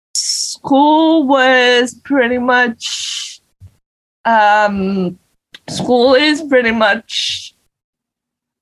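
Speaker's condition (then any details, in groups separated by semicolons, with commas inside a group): Cerebral palsy; non-progressive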